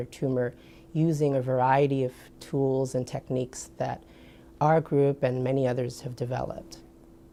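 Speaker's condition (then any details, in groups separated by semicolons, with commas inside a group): No condition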